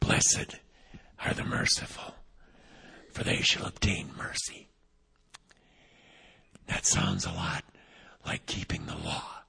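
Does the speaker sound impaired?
Yes: vocal cord paralysis, unilateral; one vocal cord paralyzed, about 6 weeks; voice not yet back, audibly affected.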